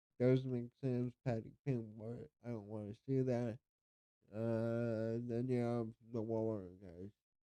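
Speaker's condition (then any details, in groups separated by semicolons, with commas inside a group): Cerebral palsy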